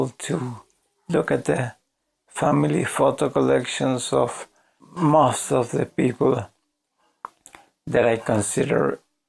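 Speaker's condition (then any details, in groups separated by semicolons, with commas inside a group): ALS; voice severely damaged, hard to understand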